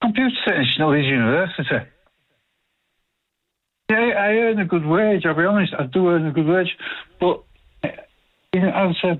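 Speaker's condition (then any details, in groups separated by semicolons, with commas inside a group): Parkinson's disease; hereditary form, long-standing, degenerative, will never get better; uses walker, thrown off balance on ramp, risk of falling, cannot physically do former tasks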